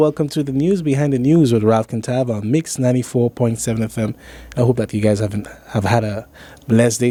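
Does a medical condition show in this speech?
No.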